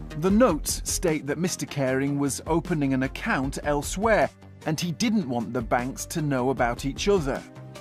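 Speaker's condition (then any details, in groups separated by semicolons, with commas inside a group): No condition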